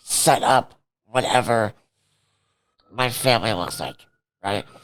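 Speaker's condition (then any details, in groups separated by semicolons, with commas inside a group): Cerebral palsy; present from birth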